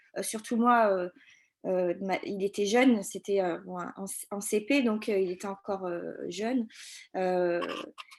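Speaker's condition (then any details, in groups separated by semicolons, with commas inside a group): No condition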